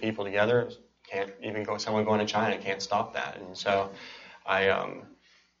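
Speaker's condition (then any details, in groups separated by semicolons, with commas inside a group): Cleft palate and cleft lip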